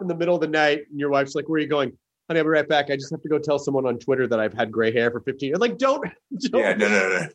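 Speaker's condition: No condition

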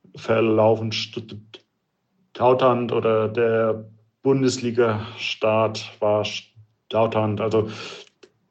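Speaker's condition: Stuttering; developmental, lifelong, possibly inherited, father stuttered, brother fluent, logopedic speech therapy, constant since second grade; word and part-word repetitions, frequent fillers like äh and ähm; repeated sounds, prolonged sounds, blocks

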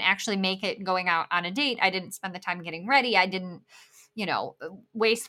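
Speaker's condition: Bilateral cleft lip and palate

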